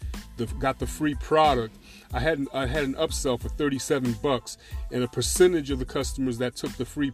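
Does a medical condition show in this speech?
No.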